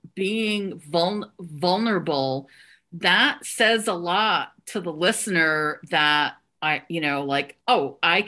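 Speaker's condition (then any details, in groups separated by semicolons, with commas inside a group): Stuttering; stuttering since childhood, lifelong; formerly avoided speaking situations, speechless at first self-help group meeting, said name and stutter by fourth or fifth; repeated sounds, prolonged sounds, blocks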